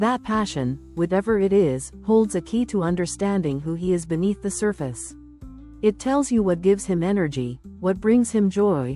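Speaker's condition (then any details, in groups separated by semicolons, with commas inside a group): No condition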